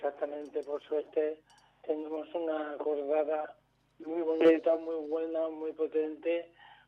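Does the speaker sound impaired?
Yes: amyotrophic lateral sclerosis; amyotrophic lateral sclerosis diagnosed about 2 years ago, progressive, neurodegenerative, no treatment, took part in trial.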